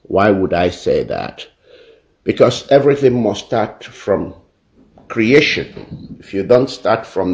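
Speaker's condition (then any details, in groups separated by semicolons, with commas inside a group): No condition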